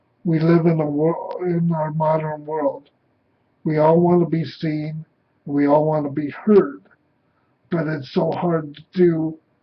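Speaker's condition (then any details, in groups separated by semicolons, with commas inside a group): Cerebral palsy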